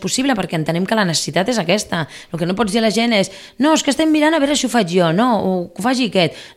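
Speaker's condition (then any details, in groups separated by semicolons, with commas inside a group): No condition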